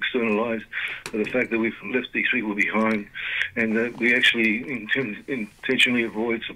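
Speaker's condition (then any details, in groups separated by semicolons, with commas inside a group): Parkinson's disease; limited capacity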